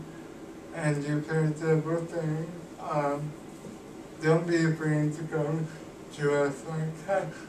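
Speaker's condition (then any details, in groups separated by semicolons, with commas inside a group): Cerebral palsy; cannot walk, uses wheelchair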